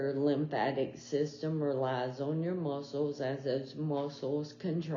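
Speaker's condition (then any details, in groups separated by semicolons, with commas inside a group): ALS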